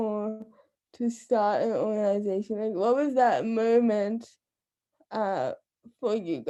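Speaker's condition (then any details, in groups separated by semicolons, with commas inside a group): Cerebral palsy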